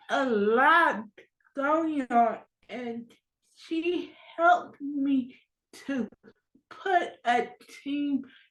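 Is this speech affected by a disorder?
Yes: cerebral palsy.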